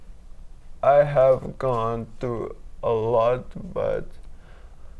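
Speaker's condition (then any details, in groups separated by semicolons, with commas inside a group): Traumatic brain injury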